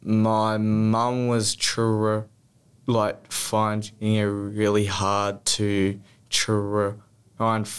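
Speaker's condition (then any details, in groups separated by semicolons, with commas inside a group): Stutter; childhood stutter, therapy grades 1-4, smooth speech at Box Hill Clinic 2 years from 14-15; prolonged sounds, blocks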